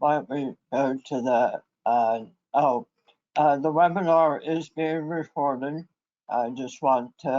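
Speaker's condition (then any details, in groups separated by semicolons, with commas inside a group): Head and neck cancer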